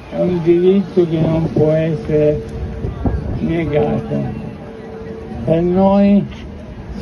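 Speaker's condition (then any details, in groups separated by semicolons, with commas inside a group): ALS; bulbar form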